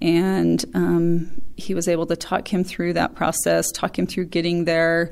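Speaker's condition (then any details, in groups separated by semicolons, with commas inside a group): No condition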